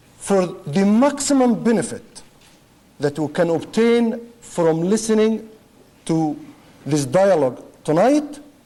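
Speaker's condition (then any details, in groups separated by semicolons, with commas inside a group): No condition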